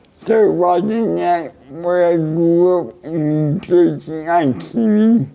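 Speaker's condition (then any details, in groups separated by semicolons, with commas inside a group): Cerebral palsy; neck surgery went badly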